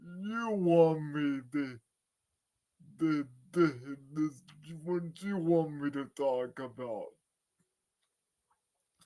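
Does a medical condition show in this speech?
Yes: cerebral palsy.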